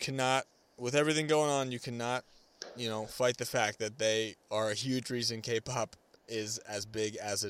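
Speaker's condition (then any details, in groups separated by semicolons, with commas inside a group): No condition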